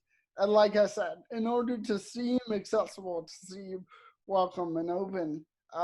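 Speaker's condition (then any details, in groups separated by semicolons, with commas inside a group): Cerebral palsy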